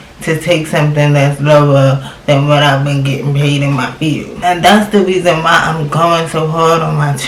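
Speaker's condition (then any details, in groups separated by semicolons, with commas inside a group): Cerebral palsy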